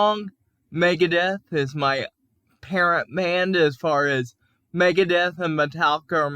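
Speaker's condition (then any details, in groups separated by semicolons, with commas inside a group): Cerebral palsy; can speak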